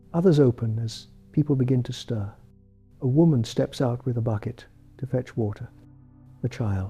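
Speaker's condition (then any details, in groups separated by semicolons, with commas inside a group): No condition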